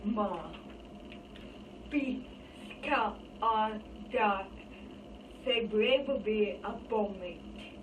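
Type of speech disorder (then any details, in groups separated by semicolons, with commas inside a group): Apraxia of speech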